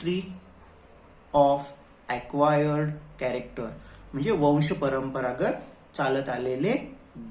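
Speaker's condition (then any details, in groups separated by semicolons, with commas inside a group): No condition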